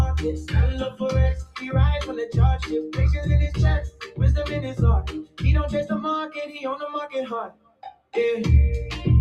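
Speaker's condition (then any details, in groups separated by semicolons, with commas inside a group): No condition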